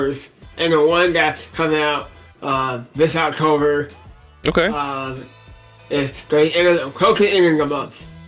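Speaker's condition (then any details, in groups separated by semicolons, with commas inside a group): Cerebral palsy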